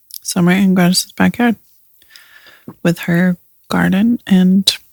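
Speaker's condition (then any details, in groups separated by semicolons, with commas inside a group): No condition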